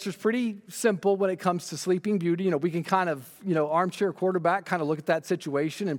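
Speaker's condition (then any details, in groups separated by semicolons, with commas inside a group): No condition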